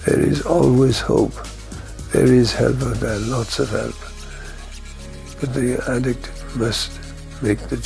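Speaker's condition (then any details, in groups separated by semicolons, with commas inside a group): Parkinson's; about 10 years since onset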